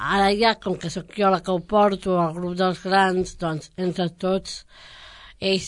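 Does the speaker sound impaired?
Yes: Down syndrome; congenital, three copies of chromosome 21, adult.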